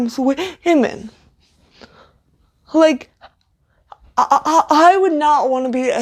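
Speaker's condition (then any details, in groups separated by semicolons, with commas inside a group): Cerebral palsy, severe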